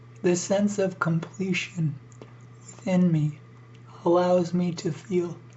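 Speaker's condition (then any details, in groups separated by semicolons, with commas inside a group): ALS; struggles to breathe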